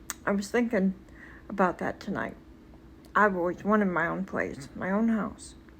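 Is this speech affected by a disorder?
Yes: cerebral palsy; speech noticeably atypical.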